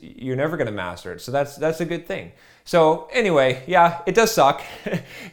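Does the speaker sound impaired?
No.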